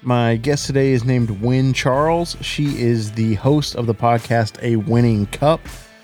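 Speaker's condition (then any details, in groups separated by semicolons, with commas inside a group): No condition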